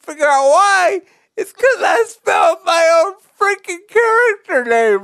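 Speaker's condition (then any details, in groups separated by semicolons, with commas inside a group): Cerebral palsy; difficulty typing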